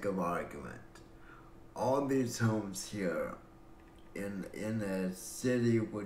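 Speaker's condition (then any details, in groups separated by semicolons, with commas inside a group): Cerebral palsy; breathing fine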